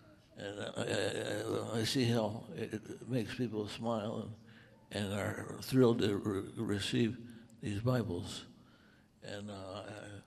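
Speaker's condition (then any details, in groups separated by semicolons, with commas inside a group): Parkinson's; over 14 years since onset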